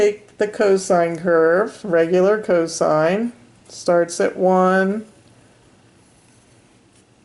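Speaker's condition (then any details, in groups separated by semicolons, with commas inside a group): No condition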